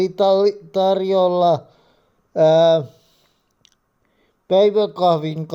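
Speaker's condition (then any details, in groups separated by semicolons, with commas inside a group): Cerebral palsy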